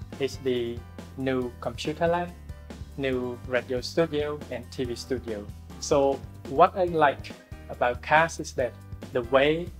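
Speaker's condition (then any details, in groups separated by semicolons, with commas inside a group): No condition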